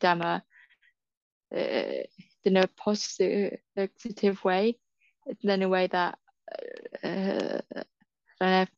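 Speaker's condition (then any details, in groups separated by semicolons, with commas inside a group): Stammer; stammer since school age, about 2 years of therapy, told unlikely to go away; copes in everyday situations, more confident and accepting of own speech, good and bad days; words don't come out, worse when tired, less fluent some days, needs more time and patience; repeated sounds, prolonged sounds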